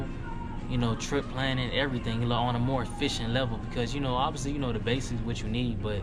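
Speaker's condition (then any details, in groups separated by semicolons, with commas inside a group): No condition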